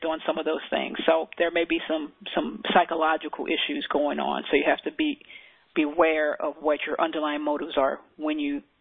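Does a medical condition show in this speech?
No.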